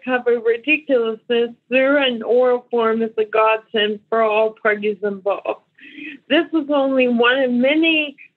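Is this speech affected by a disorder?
Yes: ALS; ALS diagnosed before age 35, individual disease course.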